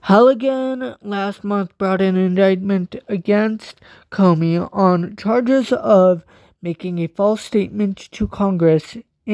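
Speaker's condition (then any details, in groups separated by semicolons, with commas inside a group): Cerebral palsy; from birth, walks with walker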